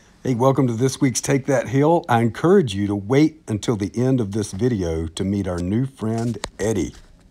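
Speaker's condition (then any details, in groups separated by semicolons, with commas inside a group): No condition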